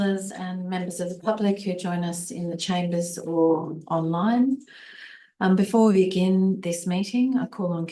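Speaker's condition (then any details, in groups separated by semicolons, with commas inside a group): No condition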